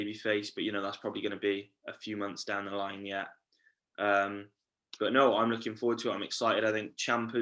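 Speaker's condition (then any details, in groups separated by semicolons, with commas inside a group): No condition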